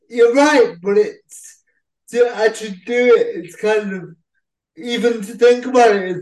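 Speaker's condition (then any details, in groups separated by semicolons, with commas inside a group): Cerebral palsy; cerebral palsy since childhood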